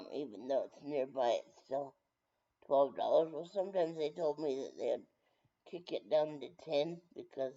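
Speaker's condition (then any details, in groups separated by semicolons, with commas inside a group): Brain injury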